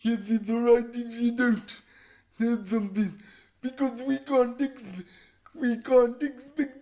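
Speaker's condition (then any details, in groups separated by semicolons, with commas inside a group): Cerebral palsy; voice described as unusual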